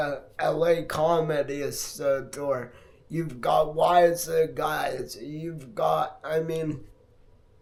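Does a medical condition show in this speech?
Yes: multiple sclerosis.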